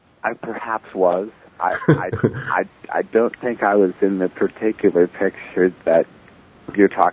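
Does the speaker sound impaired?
Yes: stuttering; lifelong stuttering; stutters openly, including at work, mostly not avoiding stuttering; here repeated words, prolonged sounds.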